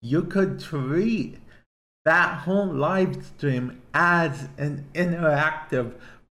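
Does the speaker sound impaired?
Yes: cerebral palsy; affects speech to an extent.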